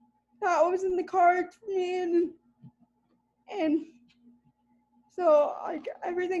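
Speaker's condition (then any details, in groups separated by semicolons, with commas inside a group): Cerebral palsy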